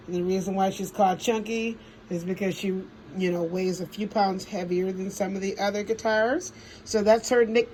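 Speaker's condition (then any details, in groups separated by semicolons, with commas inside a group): No condition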